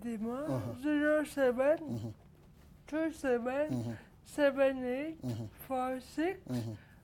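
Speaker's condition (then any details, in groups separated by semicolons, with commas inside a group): Cerebral palsy; speaks slowly, speaking effortful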